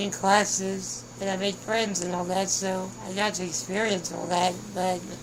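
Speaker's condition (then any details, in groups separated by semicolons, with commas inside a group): Spinal muscular atrophy; ventilator, no oral eating since age 4, secretions suctioned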